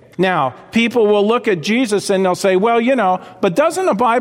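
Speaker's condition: No condition

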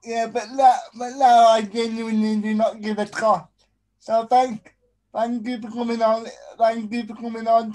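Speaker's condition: Spastic quadriplegic cerebral palsy

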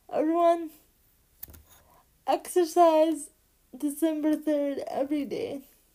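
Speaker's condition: Cerebral palsy; since birth

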